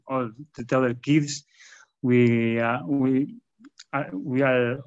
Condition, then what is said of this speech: Stuttering. And when I start to talk in public, I stutter a lot because I am really introverted and I'm really shy.